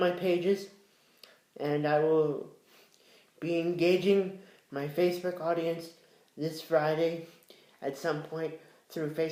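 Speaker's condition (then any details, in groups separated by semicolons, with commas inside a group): Cerebral palsy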